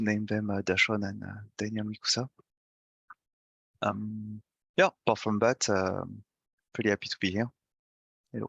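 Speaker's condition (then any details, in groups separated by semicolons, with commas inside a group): No condition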